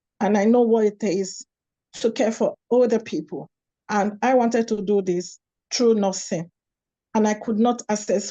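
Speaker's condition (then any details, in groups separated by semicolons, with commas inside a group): No condition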